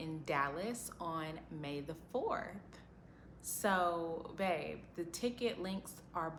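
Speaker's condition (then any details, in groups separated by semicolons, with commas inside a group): No condition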